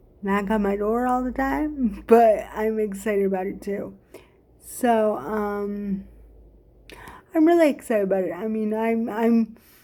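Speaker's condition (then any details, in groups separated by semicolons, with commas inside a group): Cerebral palsy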